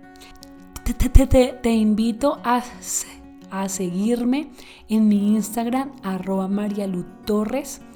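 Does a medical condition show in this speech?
Yes: stuttering; severe stuttering, long-standing, speech therapies with friend's help; stutters while giving public conferences, working to improve; audible stuttering in public speaking, uses smile while stuttering; here repeated sounds, repeated words.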